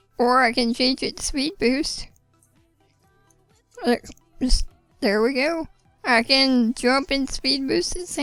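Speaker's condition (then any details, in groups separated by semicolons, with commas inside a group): Spinal muscular atrophy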